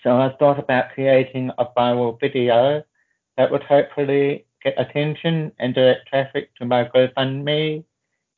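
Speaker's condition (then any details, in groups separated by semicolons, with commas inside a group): Deafness, born deaf, profound hearing loss; congenital deafness, moderate hearing loss at birth, profound from age 3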